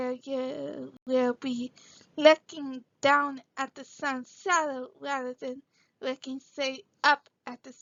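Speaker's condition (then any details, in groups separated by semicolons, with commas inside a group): Cerebral palsy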